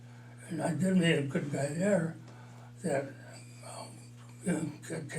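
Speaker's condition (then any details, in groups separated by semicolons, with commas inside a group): Parkinson's disease; mild, about four years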